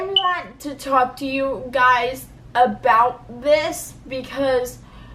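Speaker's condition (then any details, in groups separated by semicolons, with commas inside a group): Cerebral palsy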